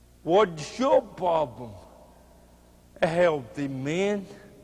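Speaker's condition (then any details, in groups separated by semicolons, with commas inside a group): Cerebral palsy; speech hard to understand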